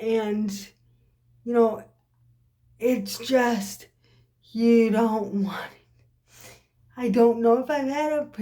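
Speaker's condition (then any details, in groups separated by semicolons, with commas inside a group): Cerebral palsy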